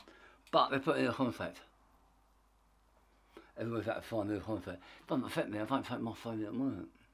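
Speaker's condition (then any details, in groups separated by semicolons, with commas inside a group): Tongue cancer; half tongue removed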